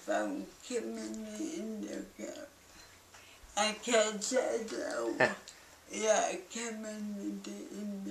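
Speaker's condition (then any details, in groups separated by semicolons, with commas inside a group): Cerebral palsy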